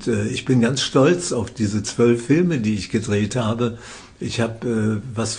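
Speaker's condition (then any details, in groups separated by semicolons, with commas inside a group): Parkinson's disease; exercise as ongoing therapy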